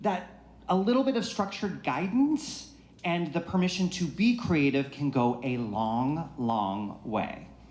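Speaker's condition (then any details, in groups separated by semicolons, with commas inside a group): No condition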